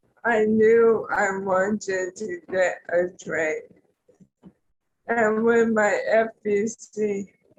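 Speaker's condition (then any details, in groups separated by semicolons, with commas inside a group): ALS; tracheostomy; after tracheostomy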